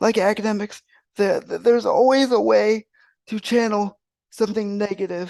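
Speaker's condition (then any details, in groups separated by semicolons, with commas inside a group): Cerebral palsy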